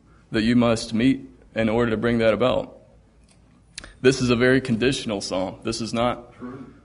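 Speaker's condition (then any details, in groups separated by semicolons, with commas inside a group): No condition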